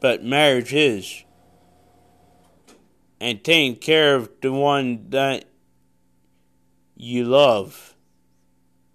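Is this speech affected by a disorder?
Yes: cerebral palsy; born with condition.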